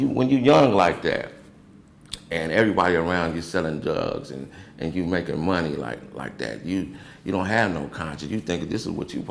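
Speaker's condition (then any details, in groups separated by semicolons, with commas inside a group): No condition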